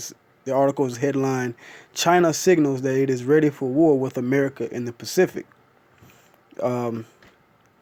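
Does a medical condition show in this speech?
No.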